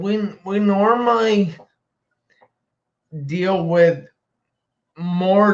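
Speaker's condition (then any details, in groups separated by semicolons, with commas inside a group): Traumatic brain injury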